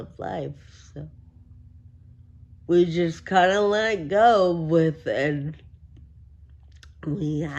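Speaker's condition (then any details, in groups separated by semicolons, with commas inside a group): Friedreich ataxia; some control of all limbs, lacks fine motor control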